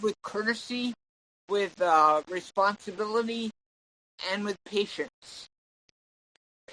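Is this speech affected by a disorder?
Yes: cerebral palsy; tongue and legs.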